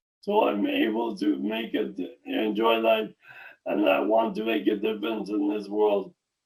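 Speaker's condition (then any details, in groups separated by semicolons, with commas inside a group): Diffuse axonal brain injury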